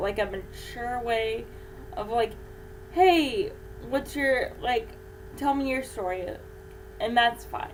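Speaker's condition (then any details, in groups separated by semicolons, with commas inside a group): Cerebral palsy; infant ventilator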